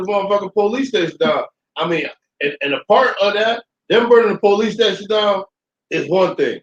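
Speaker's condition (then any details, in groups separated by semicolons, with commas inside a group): No condition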